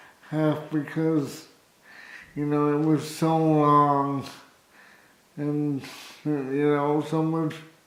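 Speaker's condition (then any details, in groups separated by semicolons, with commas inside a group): Cerebral palsy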